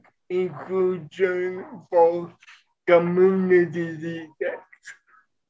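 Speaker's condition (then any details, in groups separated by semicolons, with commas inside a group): Cerebral palsy; present from birth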